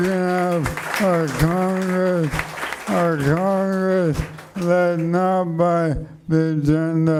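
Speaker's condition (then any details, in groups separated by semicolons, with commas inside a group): Motor neuron degeneration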